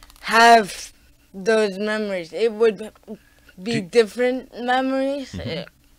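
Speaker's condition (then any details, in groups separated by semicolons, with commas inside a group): Cerebral palsy; talking is a struggle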